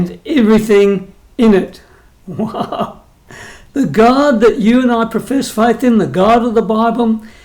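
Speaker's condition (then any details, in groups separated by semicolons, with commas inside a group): No condition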